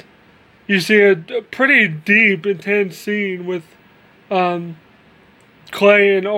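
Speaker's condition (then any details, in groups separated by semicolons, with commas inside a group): Cerebral palsy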